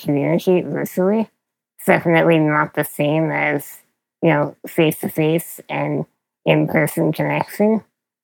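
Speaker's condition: Spinal muscular atrophy; progressive, frequent childhood illness turning into pneumonia, over 100 hospital days in one year

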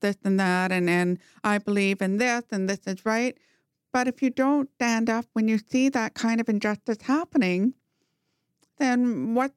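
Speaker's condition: Profound hearing loss, congenital, bilateral; talks very well despite profound hearing loss

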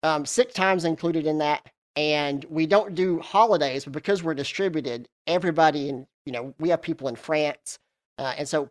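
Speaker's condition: Cleft lip and palate

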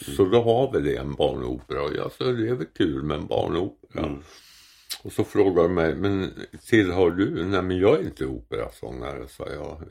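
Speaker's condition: Tongue cancer; dental problems after surgery

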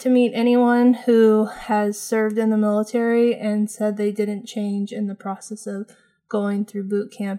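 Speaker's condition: No condition

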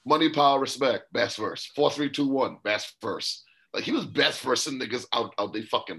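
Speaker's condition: No condition

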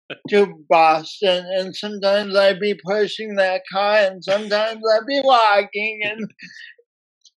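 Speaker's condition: Speech impediment from birth; oxygen loss at birth

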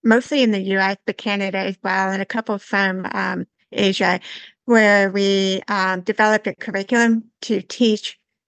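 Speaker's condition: Severe to profound hearing loss; congenital, cochlear implant one side

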